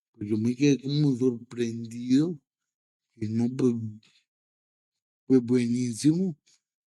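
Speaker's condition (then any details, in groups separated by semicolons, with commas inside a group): Cerebral palsy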